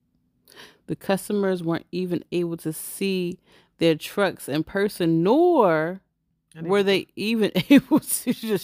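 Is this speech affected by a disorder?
No.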